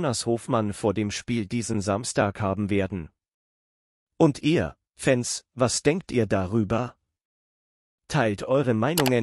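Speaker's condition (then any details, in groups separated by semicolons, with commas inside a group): No condition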